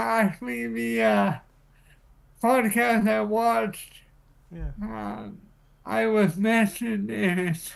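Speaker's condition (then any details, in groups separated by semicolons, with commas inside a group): Cerebral palsy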